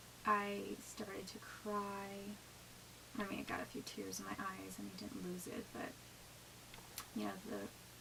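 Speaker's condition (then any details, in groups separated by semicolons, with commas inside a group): No condition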